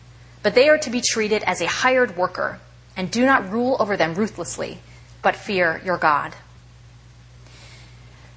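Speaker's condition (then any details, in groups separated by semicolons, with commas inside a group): No condition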